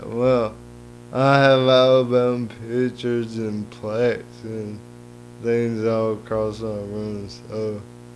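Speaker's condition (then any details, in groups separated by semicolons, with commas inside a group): Cerebral palsy; lifelong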